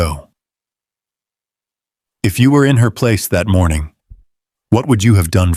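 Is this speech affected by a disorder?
No.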